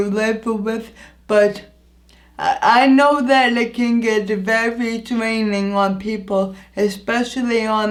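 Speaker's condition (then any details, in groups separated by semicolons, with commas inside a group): Anoxic brain injury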